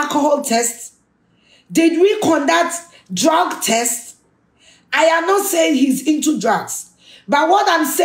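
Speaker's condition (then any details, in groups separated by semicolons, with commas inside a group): No condition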